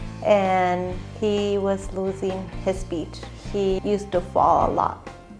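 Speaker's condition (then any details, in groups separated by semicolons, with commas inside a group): No condition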